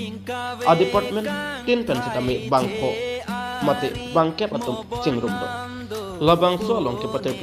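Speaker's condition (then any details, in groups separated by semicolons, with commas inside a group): No condition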